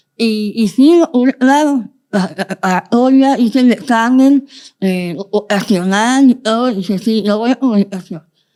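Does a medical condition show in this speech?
Yes: Moebius syndrome, congenital.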